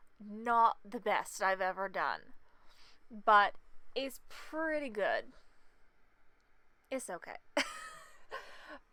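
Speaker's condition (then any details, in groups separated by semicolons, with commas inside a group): No condition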